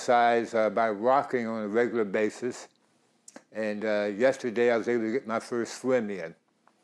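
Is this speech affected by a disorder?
Yes: tongue cancer; dry mouth overcome.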